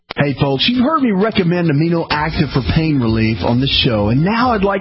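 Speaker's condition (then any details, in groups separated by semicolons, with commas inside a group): No condition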